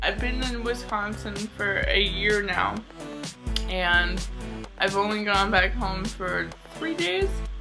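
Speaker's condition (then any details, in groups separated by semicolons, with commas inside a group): Cerebral palsy; mild fine motor impairment, physical therapy until age 18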